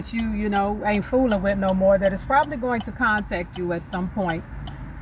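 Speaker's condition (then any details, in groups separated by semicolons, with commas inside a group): No condition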